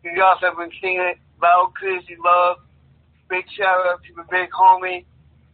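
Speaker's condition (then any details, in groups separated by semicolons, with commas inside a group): Cerebral palsy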